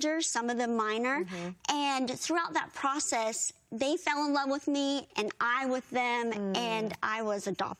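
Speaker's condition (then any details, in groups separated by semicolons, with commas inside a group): Bilateral cleft lip and palate, severe; hard to understand as a child, needed interpreters, singing voice strong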